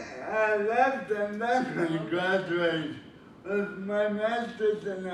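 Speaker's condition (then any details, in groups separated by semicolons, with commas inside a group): Cerebral palsy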